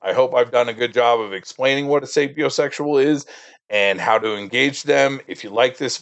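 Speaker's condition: No condition

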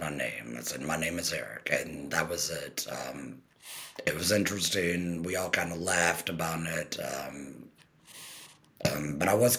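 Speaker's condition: Total laryngectomy; stage 4 cancer, partial thyroidectomy, primary TEP placement, chemo and radiation afterward; TEP voice, earlier monotone from left vocal cord paralysis, no speech first 6 months, electrolarynx failed, swelling

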